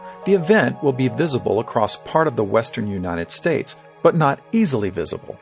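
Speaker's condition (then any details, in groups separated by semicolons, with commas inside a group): No condition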